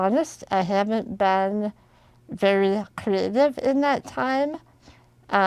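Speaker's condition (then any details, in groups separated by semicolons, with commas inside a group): Spinal muscular atrophy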